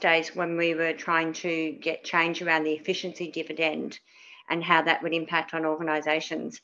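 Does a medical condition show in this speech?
Yes: cleft palate; dental services.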